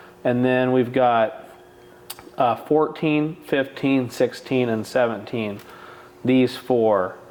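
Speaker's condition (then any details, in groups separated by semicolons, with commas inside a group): No condition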